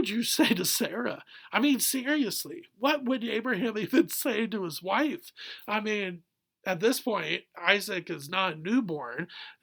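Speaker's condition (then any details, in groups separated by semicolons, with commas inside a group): No condition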